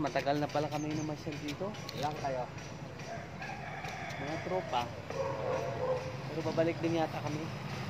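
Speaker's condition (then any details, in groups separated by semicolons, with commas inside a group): No condition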